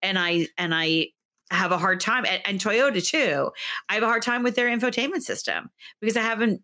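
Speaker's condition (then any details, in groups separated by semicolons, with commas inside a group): No condition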